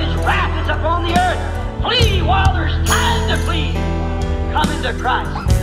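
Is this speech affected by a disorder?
No.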